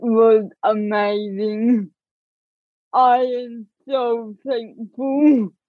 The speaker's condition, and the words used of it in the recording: Cerebral palsy. For me, it affects my speech, as you can hear.